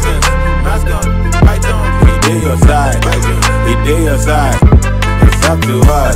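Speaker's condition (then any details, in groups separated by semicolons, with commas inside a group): No condition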